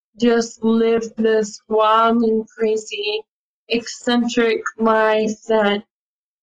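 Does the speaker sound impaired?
Yes: ALS; attends ALS clinic.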